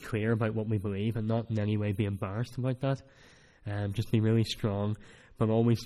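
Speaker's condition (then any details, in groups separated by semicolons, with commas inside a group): Cleft palate; speech not that clear at times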